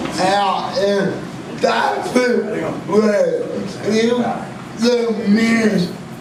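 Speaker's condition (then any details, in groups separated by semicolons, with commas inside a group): Cerebral palsy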